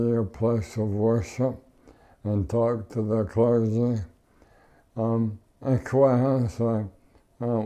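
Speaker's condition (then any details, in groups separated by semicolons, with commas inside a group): ALS; tracheotomy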